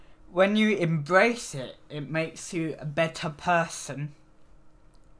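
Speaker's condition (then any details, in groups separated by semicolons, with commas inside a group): Cerebral palsy; needs frequent rest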